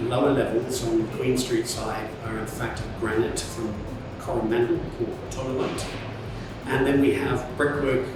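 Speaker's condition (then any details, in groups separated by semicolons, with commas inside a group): No condition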